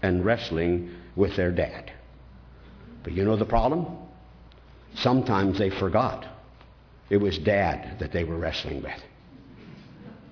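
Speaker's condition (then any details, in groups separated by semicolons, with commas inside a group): No condition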